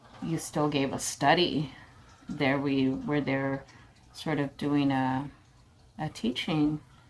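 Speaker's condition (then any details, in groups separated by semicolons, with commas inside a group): No condition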